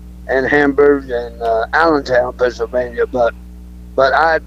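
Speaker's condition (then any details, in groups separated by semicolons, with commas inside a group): Throat cancer; may sound drunk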